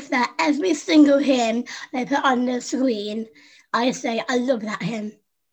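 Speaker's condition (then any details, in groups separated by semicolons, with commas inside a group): Down syndrome; congenital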